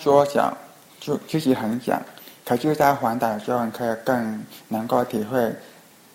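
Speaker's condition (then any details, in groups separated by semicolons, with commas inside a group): Hearing impairment; gets interrupted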